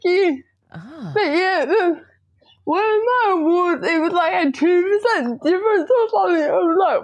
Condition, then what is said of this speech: Cerebral palsy. And obviously my speech is a bit odd.